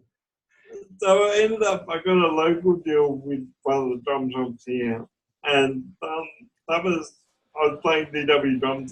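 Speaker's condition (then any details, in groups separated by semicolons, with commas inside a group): Cerebral palsy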